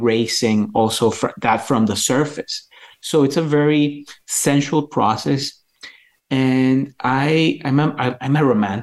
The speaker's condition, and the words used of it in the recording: Stuttering. This conversation, I know it's live, but it's been a muscle that I've been, practicing a lot to make it seamless, my stuttering.